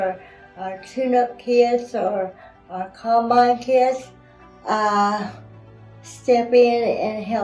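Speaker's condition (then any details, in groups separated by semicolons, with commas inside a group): Cerebral palsy; present since birth, resuscitated at birth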